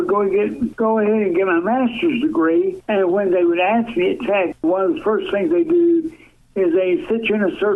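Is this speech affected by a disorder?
Yes: cerebral palsy, severe.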